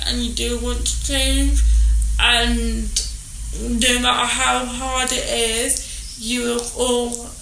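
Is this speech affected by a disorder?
Yes: cerebral palsy; relies on power chair, needs help with eating, drinking and all daily tasks, employs own staff team.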